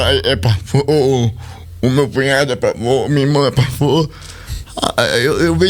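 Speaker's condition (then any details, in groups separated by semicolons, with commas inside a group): Cerebral palsy; speech not normal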